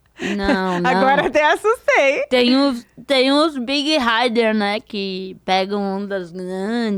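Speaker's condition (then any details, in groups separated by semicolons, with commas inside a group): Cerebral palsy; diparetic form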